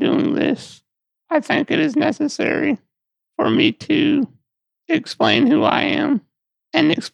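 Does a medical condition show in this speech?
Yes: Duchenne muscular dystrophy; diagnosed age 6 by biopsy in Augusta Georgia after falls, daily prednisone, spinal fusion, wheelchair; age 20, progressive weakness most muscles, non-invasive ventilator nightly and part of day, no trach.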